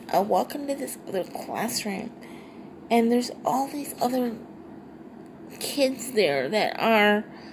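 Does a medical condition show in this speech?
Yes: cerebral palsy, triplegia.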